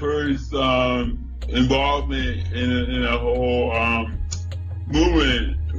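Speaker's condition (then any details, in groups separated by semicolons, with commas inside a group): Cerebral palsy; no ambulance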